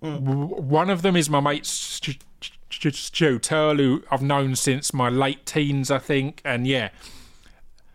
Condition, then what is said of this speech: Stuttering. Sometimes I stutter and I sputter, like the words are catching.